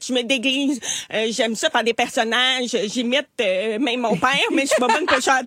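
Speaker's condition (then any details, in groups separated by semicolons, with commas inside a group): Hearing loss; accent when speaking, noted by others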